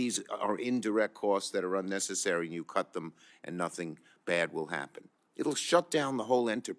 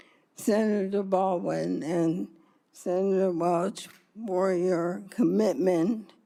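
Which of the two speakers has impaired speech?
The second: ALS; ALS, upper body affected, legs spared; over one year since diagnosis.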